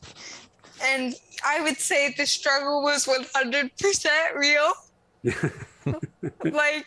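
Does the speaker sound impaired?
Yes: cerebral palsy; congenital spastic cerebral palsy, slowed brain-to-muscle signalling, uses walker and afos (ankle-foot orthoses) for walking; Crested Valley Therapeutic Riding Program, rides for therapy.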